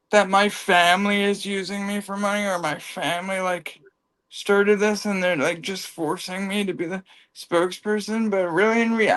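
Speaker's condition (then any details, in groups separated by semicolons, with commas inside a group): Cerebral palsy; from birth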